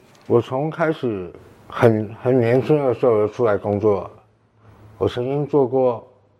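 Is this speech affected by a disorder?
Yes: tongue cancer surgery, partial glossectomy with tongue flap; tongue cancer at 50, stage 2, oral chemotherapy, recurrence, two thirds right tongue removed; treatment completed, radiotherapy caused jaw clenching, narrowing mouth opening, muscle atrophy, self-stretching with object; eating and speaking affected.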